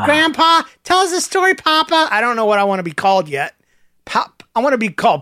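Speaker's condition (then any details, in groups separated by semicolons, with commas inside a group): No condition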